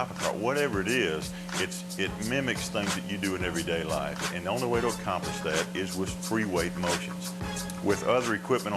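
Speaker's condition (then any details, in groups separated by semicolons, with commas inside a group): No condition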